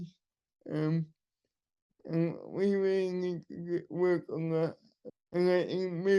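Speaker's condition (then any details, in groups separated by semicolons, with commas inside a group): Cerebral palsy; wheelchair user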